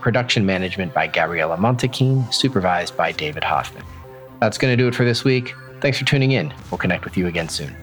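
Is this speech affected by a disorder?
No.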